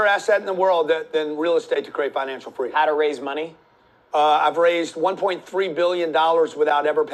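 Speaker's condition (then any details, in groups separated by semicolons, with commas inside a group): No condition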